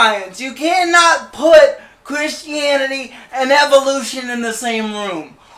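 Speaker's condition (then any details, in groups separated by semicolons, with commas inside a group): Cerebral palsy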